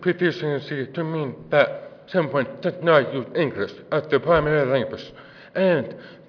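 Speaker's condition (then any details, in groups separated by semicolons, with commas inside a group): Deafness; offers to repeat if not understood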